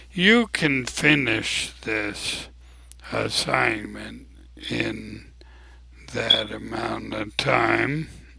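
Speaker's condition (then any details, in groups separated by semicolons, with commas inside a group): ALS; abnormally slow voice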